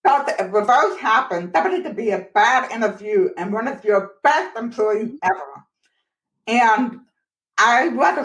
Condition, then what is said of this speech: Deafness. I also ran into what you're describing, being shunned because I speak or wear a bionic ear.